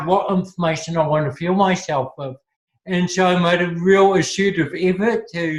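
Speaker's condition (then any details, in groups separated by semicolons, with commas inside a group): Cerebral palsy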